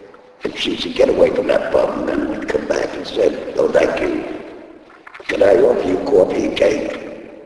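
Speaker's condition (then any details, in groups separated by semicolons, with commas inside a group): Laryngectomy; voice box removed by operation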